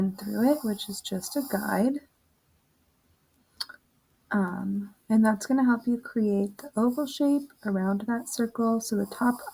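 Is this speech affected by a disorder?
No.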